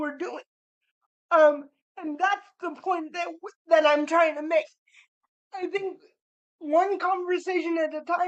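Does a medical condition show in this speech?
Yes: cerebral palsy; spastic cerebral palsy.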